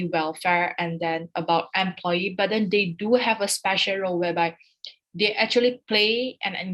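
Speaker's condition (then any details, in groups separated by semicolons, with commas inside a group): No condition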